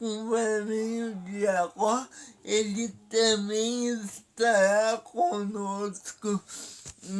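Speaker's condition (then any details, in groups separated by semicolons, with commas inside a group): Paralysis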